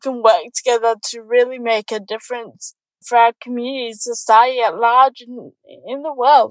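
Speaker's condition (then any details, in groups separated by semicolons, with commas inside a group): Cerebral palsy; born in New Zealand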